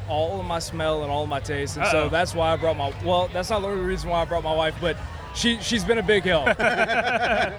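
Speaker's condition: No condition

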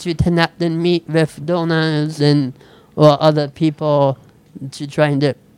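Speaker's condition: Speech impediment; Google translator voice input once misrecognized speech, switched to typing instead

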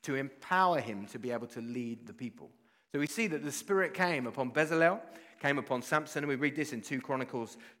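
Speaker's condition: No condition

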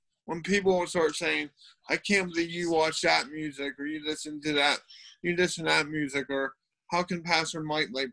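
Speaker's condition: Cerebral palsy; cerebral palsy since birth

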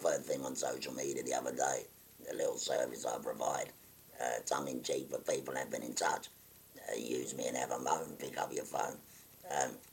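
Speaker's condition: Total laryngectomy; stage 4 laryngeal cancer, total laryngectomy by Mr. Tagar, head and neck chemoradiotherapy, one-ear deafness, anosmia; recently finished treatment, no evidence of disease, shoulder nerve pain, on opioids, sleeps upright, legs weak; voice valve speech, leaks leave no voice, electrolarynx backup, not heard in groups, swallow about 10%

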